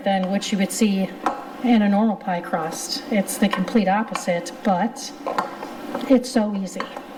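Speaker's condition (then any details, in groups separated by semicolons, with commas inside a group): No condition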